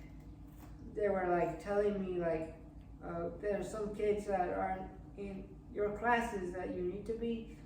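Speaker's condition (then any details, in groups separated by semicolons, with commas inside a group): Cerebral palsy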